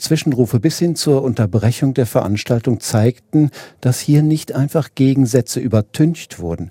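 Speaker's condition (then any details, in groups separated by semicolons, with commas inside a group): No condition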